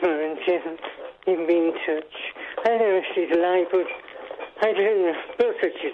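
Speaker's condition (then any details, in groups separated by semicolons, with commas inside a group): Parkinson's; needs sling hoist to be lifted up; speech impaired during call, may be better another day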